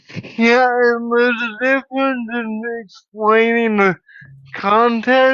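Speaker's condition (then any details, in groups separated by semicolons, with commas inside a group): Cerebral palsy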